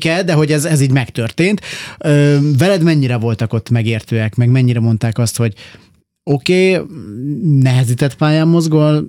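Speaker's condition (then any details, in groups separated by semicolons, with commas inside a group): No condition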